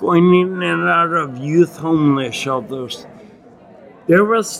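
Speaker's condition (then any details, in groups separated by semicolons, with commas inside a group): Acquired ataxia with dysarthria, acquired; Lance-Adams syndrome; gets winded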